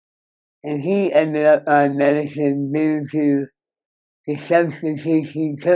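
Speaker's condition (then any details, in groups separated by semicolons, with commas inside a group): Moebius syndrome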